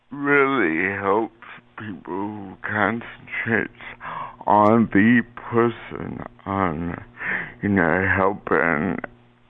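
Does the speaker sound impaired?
Yes: cerebral palsy.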